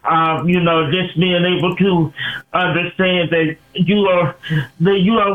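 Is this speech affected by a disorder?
Yes: cerebral palsy; since birth.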